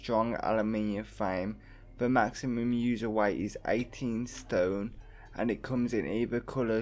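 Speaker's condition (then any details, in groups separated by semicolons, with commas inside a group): Hemiplegic cerebral palsy; quadriplegic form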